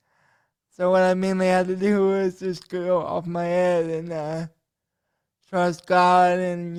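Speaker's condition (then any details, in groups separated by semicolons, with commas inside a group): Cerebral palsy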